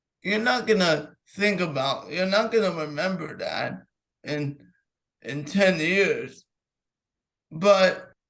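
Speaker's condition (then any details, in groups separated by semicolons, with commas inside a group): Cerebral palsy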